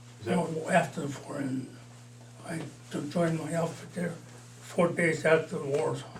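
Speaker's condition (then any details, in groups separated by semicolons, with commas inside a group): Parkinson's disease; mild, about four years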